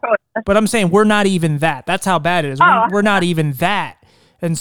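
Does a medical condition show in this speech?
No.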